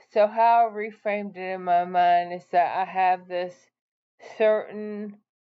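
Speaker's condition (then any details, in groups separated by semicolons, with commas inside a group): ALS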